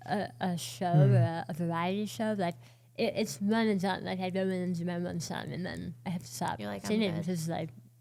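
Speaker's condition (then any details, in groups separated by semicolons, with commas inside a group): Oral cancer, partial glossectomy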